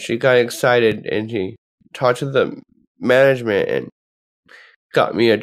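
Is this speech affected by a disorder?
Yes: Down syndrome; from birth.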